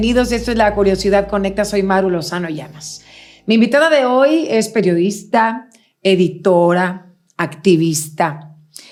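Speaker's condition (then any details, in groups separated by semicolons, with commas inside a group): No condition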